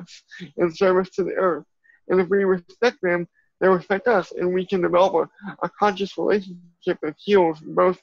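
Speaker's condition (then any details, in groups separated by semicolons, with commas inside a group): Cerebral palsy; from birth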